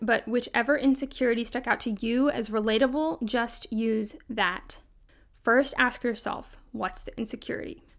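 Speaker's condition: No condition

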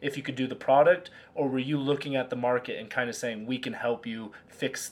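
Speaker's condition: No condition

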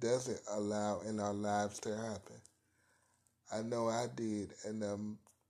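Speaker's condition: Cerebral palsy; spastic quadriparesis, present from birth, wheelchair user, unable to walk; about 30 years since birth

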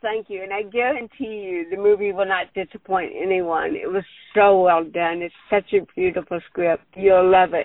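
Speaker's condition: Cerebral palsy; visible, affects walking, used crutches on stage at age 23, Norman Lear show

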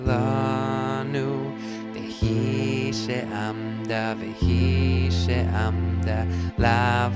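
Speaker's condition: No condition

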